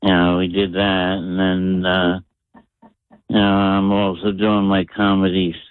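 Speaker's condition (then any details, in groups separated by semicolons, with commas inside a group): Parkinson's disease; sings in group whose members all have Parkinson's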